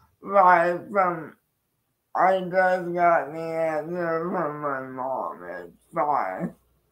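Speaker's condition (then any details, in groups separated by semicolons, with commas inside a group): Cerebral palsy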